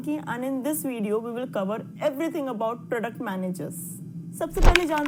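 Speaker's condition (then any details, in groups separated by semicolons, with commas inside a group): No condition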